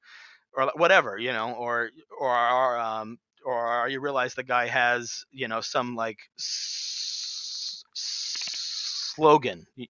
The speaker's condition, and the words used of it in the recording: Stuttering. It helps control the airflow, and so I think that's like a big part of why I have issues.